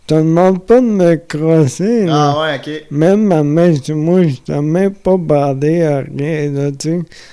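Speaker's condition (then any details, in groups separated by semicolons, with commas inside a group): Amyotrophic lateral sclerosis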